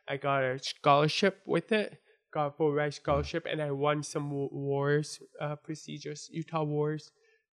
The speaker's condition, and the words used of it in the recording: Deafness. And I struggle with speech. I didn't speak my full sentence until I was 5.